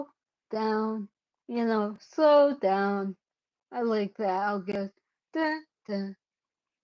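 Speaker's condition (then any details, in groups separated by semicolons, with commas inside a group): Cerebellar ataxia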